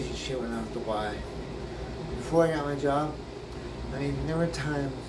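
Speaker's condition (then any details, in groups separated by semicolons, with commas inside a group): Brain injury; memory greatly affected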